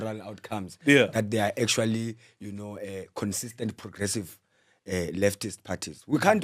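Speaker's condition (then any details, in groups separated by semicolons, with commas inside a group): No condition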